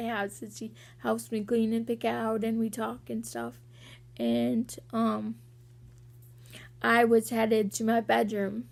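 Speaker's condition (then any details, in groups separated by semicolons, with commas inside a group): Cerebral palsy; walking sometimes hard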